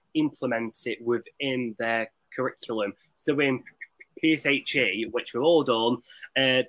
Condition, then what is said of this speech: Stuttering. It's really easy, the flow is easy, but like learning the script about like sad topics, that would always make me like stammer